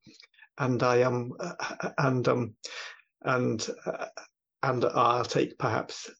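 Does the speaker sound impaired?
Yes: stammering; talks with a stammer; here repeated words, prolonged sounds.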